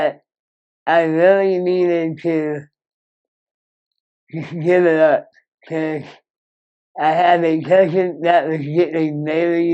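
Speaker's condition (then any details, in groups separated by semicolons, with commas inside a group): Moebius syndrome; severe nerve damage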